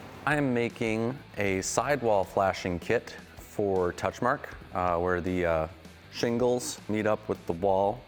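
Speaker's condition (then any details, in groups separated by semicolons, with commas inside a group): No condition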